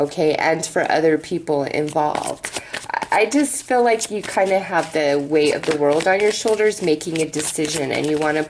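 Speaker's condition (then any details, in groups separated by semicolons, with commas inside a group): No condition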